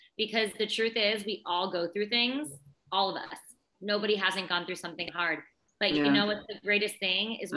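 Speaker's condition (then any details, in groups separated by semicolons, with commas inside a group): No condition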